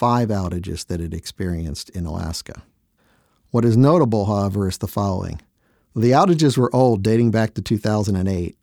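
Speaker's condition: No condition

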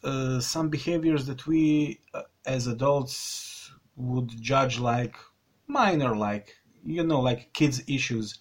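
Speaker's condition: Stuttering; stutter since childhood, continuing into adulthood; still stutters; prolonged sounds

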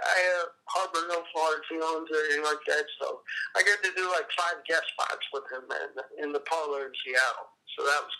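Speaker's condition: Cerebral palsy; appearance likened to Parkinson's

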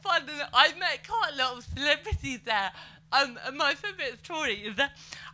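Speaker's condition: Cerebral palsy; able to speak and move

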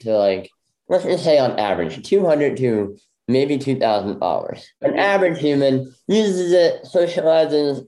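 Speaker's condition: Bilateral cleft lip; congenital bilateral

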